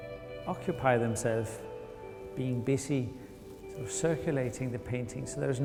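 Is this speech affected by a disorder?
No.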